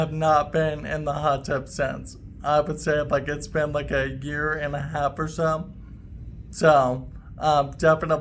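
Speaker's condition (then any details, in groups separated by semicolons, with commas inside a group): ALS; left leg affected, voice affected; diagnosed three years ago, symptoms 3 years 4 months, alternative treatment; voice affected, worse under stress, chronic cough, improved with treatment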